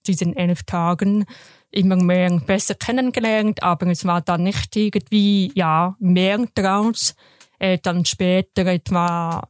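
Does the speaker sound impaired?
Yes: deafness; congenital profound hearing loss to deafness, later cochlear implant.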